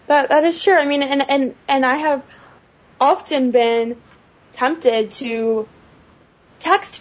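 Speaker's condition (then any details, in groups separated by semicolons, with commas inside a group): Stuttering; stuttering whole life, long hidden by avoiding talking, expected at 13 it would go away; stutters openly, no longer hides stuttering; stuttered speech, formerly avoided talking and seemed shy; repeated words, blocks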